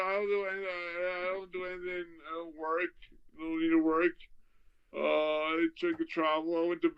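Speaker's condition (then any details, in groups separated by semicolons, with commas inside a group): Traumatic brain injury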